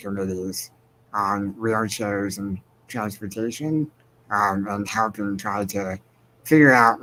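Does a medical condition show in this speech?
Yes: spinal muscular atrophy.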